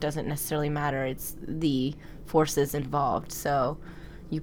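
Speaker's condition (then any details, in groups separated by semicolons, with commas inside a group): No condition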